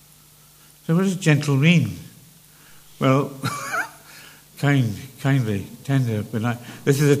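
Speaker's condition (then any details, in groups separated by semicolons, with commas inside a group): Parkinson's; has learned to manage speech more carefully, invites listeners to flag anything unclear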